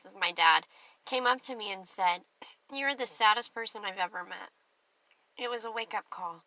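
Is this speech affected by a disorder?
Yes: cleft lip and palate; congenital, past surgeries, wears hearing aids; age 41, no further surgery needed at present, still some days of pain; clear speech.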